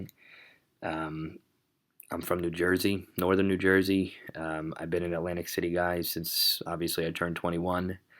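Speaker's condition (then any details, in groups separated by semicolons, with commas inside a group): No condition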